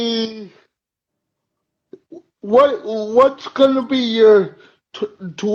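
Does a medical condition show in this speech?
Yes: cerebral palsy; uses wheelchair.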